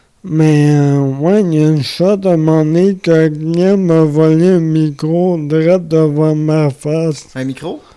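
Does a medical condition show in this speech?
Yes: amyotrophic lateral sclerosis.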